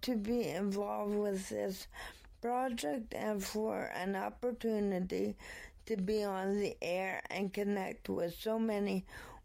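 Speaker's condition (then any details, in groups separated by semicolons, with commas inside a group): Cerebral palsy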